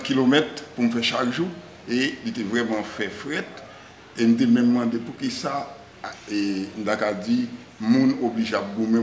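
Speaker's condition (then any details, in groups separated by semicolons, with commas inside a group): No condition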